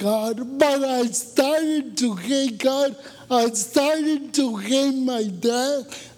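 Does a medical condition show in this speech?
Yes: cerebral palsy; from birth, born about two weeks early, umbilical cord around neck, no breathing at birth, cannot control nerves; voice affected, voice described as a curse.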